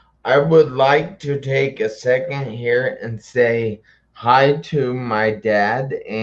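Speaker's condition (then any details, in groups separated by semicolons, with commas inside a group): Traumatic brain injury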